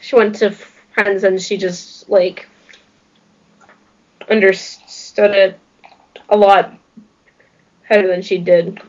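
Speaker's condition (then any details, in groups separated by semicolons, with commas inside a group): Stuttering; stuttering since about age 3, father also stutters; age 16, 13 years since onset, ineffective school therapy, now stuttering-trained professional, friends support group conventions; repeated sounds, prolonged sounds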